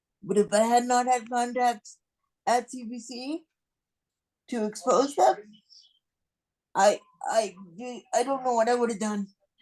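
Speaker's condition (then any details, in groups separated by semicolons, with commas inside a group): Cerebral palsy; non-progressive, will not improve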